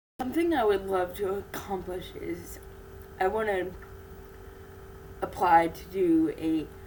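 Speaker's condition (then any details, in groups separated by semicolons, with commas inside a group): Cerebral palsy; voice slightly off, attributed to recent illness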